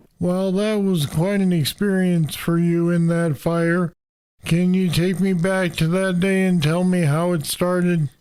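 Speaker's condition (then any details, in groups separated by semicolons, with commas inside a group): Parkinson's disease; deep brain stimulators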